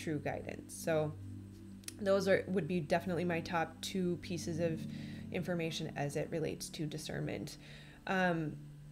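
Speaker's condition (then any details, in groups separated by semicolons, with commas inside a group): No condition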